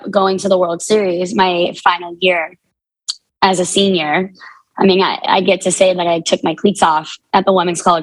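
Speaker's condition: Cleft palate; cleft palate present from birth, 23 surgeries from birth to age 18

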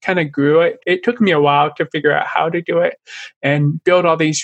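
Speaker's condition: Deafness; born deaf both ears

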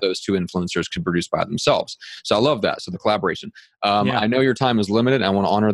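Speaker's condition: No condition

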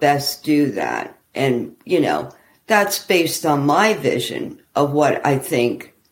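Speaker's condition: ALS; expects progression

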